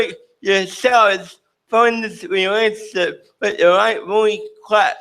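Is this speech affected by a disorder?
Yes: cerebral palsy.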